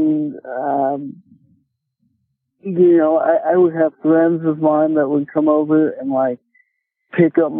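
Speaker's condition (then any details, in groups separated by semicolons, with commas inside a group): Cerebral palsy; speech affected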